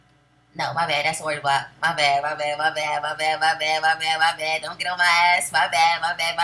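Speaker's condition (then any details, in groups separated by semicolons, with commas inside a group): No condition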